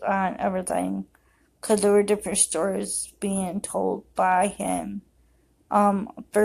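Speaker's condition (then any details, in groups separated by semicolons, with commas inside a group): Cerebral palsy; affects walking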